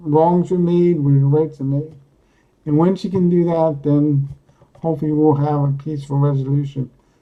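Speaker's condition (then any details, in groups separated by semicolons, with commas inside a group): Cerebral palsy; caused by trauma; speaks coherently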